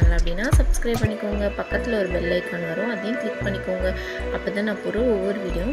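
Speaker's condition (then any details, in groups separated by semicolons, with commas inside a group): No condition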